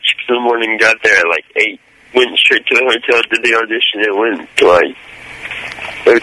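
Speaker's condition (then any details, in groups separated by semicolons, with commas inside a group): Cerebral palsy; symptoms much milder than the character's, no crutches in real life; less stutter than the character portrayed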